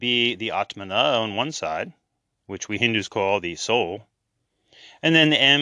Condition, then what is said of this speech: None; typical speech.